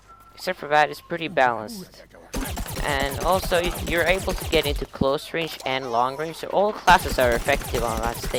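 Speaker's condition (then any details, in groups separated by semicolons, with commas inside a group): No condition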